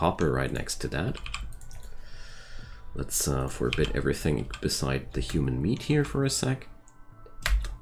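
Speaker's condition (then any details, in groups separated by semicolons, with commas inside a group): No condition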